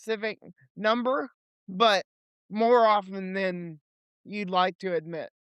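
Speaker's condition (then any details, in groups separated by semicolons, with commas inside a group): Cerebral palsy; limited mobility, legs; age 28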